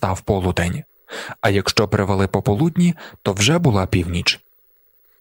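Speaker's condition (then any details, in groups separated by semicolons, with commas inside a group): No condition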